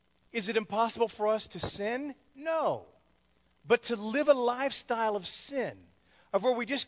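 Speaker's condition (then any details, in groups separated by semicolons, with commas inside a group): No condition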